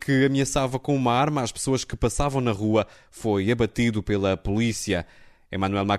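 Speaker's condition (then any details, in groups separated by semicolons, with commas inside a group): No condition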